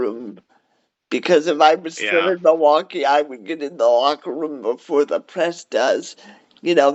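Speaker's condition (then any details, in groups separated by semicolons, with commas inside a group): Cerebral palsy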